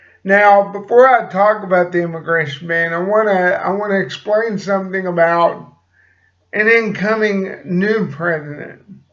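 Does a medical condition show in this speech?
Yes: cerebral palsy; slight speech impediment.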